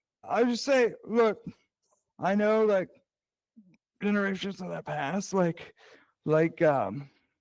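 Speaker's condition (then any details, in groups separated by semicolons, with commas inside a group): Cerebral palsy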